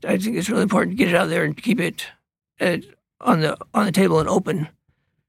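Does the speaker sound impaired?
Yes: Parkinson's disease; Parkinson's diagnosed 2010, irreversible, progressive, 12 or 13 years since diagnosis; tremor, uses cane, impaired fine hand muscle control for mouse use; soft and sometimes incoherent voice, sometimes hard to get words across.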